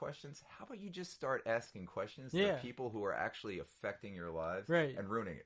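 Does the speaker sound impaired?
No.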